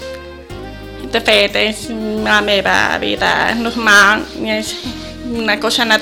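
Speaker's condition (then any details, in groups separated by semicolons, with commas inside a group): Deafness from birth, congenital; communicates by lip reading since always; intonation different from hearing speakers, may not be understood well, host finds speech understandable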